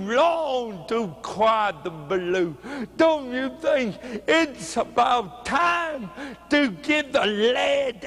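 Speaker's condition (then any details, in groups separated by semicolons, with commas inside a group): Cerebral palsy; speech hard to understand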